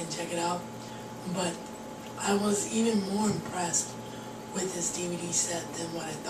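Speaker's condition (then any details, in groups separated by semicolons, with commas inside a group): Cerebral palsy; wheelchair bound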